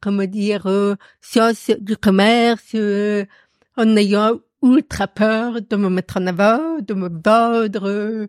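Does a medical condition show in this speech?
Yes: profound deafness; noticeable to everyone.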